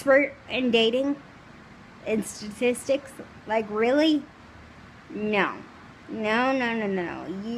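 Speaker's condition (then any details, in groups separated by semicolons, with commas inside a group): Cerebral palsy; mainly right side, right hand contracted; severe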